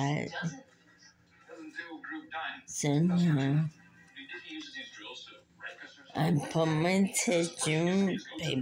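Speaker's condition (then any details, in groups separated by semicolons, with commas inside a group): Muscular dystrophy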